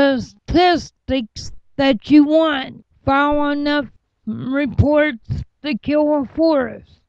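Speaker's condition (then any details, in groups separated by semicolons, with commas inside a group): Cerebral palsy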